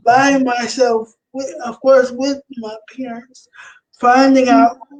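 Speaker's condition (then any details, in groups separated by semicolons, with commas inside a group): Cerebral palsy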